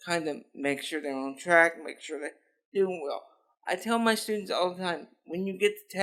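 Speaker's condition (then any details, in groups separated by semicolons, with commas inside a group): Cerebral palsy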